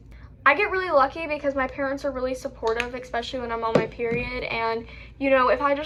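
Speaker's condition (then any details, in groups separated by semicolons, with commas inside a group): No condition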